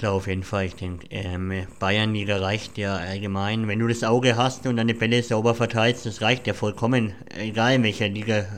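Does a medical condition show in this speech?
Yes: cleft palate; says by the norm listeners would find podcasting unlistenable.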